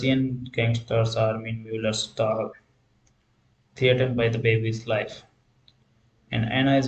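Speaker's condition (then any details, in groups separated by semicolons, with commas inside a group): No condition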